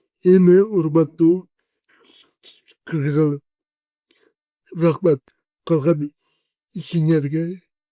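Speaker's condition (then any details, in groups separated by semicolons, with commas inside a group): Cerebral palsy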